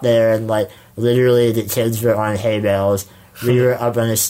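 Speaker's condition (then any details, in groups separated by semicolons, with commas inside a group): Spinal muscular atrophy; congenital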